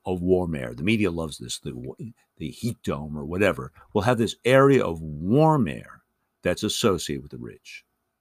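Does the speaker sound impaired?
No.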